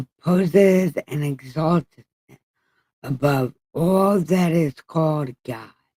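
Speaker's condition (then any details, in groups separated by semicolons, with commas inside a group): Brain injury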